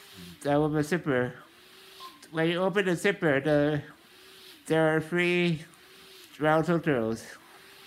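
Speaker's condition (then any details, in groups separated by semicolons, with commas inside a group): Muscular dystrophy, Duchenne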